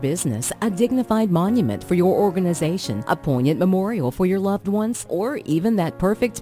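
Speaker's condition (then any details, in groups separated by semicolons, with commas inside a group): No condition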